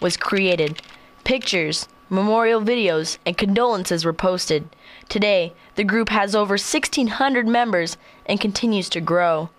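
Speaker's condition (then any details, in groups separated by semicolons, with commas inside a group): No condition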